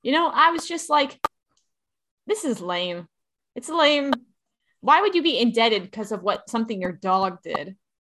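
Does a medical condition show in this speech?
No.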